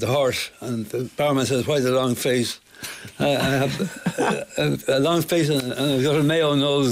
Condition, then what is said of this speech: Parkinson's disease. If my voice... which ties up sometimes because of the Parkinson.